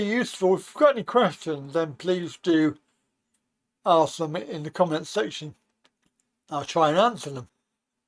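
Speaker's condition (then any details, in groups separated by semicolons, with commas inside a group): Cerebral palsy; back surgery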